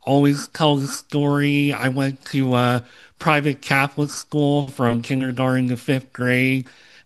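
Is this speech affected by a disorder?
Yes: cleft lip and palate, Opitz G/BBB syndrome.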